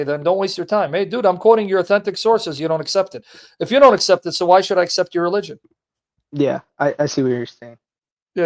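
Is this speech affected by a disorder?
No.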